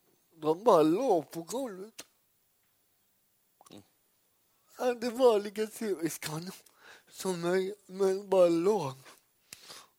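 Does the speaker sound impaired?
Yes: cerebral palsy; poor balance, legs move involuntarily, struggled with self-care as a child; great difficulty saying some words such as stockholm, much improved through practice.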